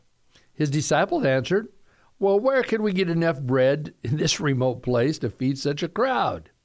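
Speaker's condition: No condition

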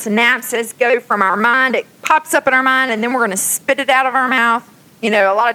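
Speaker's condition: No condition

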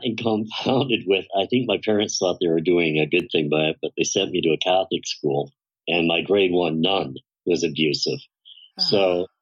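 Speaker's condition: Bilateral cleft lip and palate, severe; most serious case in British Columbia at birth

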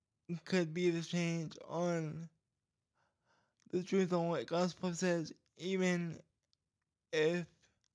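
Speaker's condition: Cerebral palsy; voice goes in and out, some parts edited out and retried

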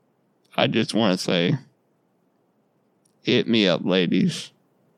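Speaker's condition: Duchenne muscular dystrophy; lifelong

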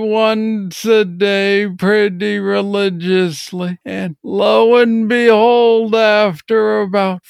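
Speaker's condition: Parkinson's disease; diagnosed at age 35, lost sense of smell (anosmia), self-devised daily sniff therapy with four essential oils; clear on good days, slurred words when off, intelligibility varies between episodes

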